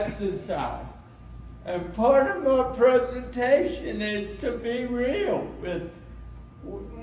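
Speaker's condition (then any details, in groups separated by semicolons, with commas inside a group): Cerebral palsy; since birth, brain damage at birth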